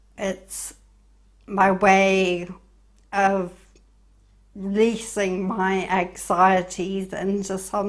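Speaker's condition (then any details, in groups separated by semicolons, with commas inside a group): Brain injury; hit by car, ataxic gait; 6 weeks coma, 8.5 months hospital, severe fatigue; no speech after injury, relearned speaking completely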